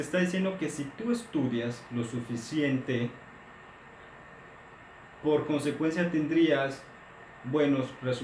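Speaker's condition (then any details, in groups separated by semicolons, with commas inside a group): No condition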